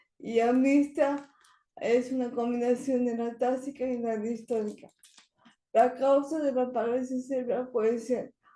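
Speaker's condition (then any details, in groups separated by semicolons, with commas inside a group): Cerebral palsy; speech not very good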